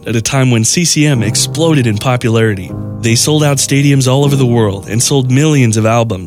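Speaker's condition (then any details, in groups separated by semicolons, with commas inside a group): No condition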